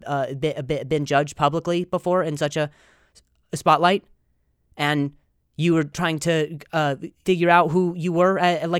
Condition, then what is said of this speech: Stuttering. And I think the reason it's been able to improve is because I've just given less and less of a shit about people like you.